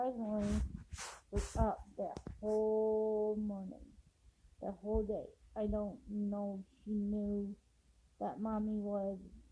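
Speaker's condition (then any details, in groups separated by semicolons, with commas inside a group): Cerebral palsy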